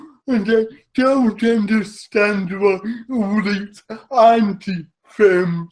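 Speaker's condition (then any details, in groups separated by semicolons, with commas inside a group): Cerebral palsy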